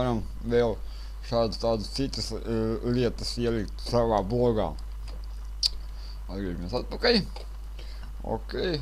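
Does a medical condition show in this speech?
Yes: cerebral palsy; speech not very clear.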